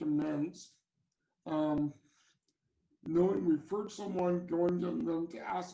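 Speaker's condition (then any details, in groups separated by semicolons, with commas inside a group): Cerebral palsy; from birth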